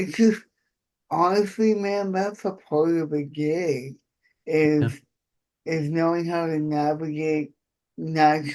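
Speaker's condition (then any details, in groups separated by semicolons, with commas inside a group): Cerebral palsy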